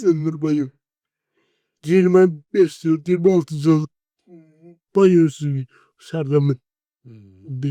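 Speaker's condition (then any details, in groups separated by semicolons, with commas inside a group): Cerebral palsy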